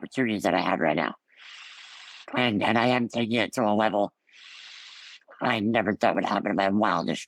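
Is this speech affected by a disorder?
Yes: Ullrich congenital muscular dystrophy; scoliosis surgery at 14 nearly fatal, stopped breathing 2 minutes six weeks later.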